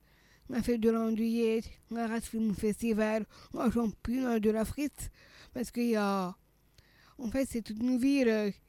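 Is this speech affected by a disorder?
Yes: Down syndrome (trisomy 21); congenital heart malformation.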